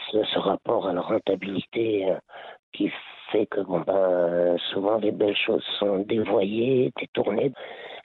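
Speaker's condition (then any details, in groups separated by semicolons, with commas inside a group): Laryngeal cancer; later lung cancer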